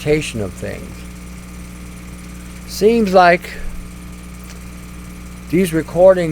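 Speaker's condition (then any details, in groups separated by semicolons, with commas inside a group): No condition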